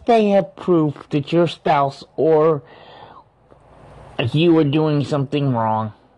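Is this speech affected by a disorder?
Yes: cerebral palsy; cerebral palsy from birth, legal blindness.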